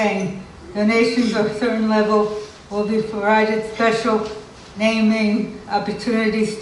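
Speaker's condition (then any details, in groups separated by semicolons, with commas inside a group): Cerebral palsy; limits some physical abilities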